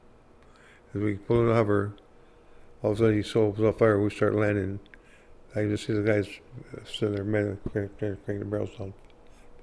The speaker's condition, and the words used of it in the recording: Parkinson's disease. So I have a hard time walking, I have a hard time talking.